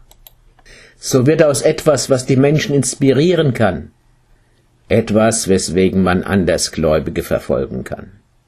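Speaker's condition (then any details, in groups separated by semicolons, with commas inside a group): No condition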